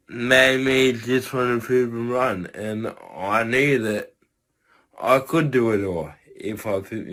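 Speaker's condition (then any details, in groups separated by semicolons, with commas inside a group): Cerebral palsy; from birth, tight muscles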